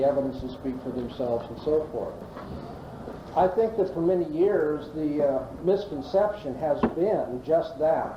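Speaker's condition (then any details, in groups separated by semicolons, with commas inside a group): No condition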